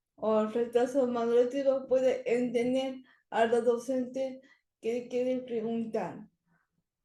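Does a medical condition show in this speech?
Yes: cerebral palsy; speech not very good.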